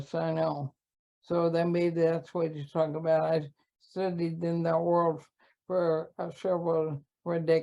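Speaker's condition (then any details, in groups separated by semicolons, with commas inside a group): ALS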